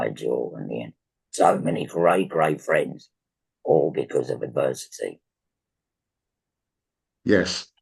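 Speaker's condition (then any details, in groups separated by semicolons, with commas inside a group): Laryngectomy for laryngeal cancer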